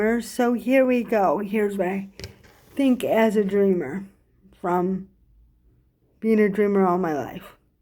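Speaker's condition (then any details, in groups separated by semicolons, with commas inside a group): Cerebral palsy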